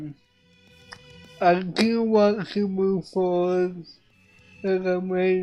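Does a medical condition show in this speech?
Yes: cerebral palsy; affects voice.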